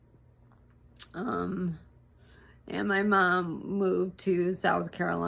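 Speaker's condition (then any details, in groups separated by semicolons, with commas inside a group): ALS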